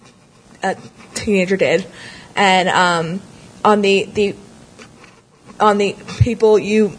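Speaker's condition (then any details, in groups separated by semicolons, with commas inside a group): Stuttering; stuttering recognized as a problem around fourth grade after changing schools, first met others who stutter through Our Time at 16; stuttered a lot on own name in tenth grade, used tricks to hide stuttering; repeated sounds, prolonged sounds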